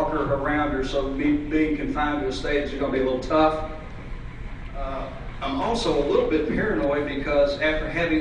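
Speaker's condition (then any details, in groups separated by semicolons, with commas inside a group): No condition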